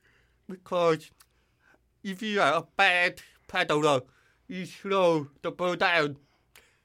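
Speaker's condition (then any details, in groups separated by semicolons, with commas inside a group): Hearing loss with cochlear implant; water-resistant cochlear implant on ear hook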